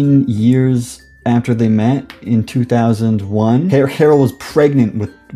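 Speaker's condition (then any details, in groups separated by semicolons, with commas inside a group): No condition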